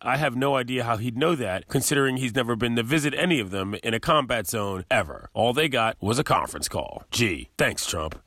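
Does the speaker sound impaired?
No.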